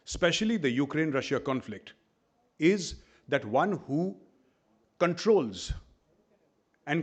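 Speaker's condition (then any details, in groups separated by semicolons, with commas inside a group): No condition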